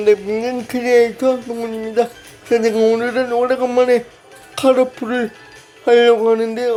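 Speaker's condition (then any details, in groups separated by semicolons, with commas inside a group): Brain lesion disability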